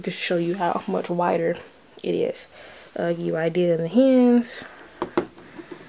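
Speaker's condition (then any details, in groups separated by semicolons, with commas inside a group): No condition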